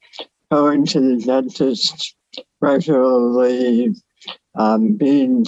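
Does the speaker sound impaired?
Yes: oral cancer salvage surgery, partial tongue, mandible and soft palate resection; 12-hour salvage surgery, MD Anderson, removed left lower jawbone, esophageal nerves, soft palate hole; oral and tongue base carcinoma, six surgeries, four recurrences, 36 IMRT, no evidence of disease; severe dysphagia since salvage surgery, supraglottal swallow, Tongometer tongue training for safer swallow and articulation.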